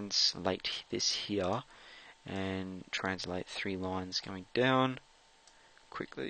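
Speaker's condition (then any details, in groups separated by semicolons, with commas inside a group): No condition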